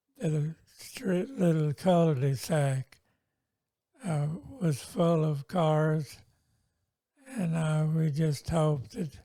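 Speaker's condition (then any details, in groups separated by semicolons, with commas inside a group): Multiple sclerosis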